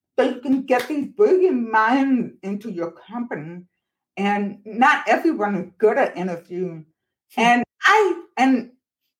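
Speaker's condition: Profoundly deaf, born profoundly deaf

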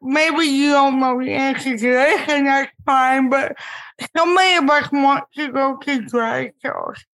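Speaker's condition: Cerebral palsy; impaired speech

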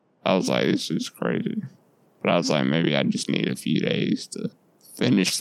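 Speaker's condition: Duchenne muscular dystrophy; lifelong

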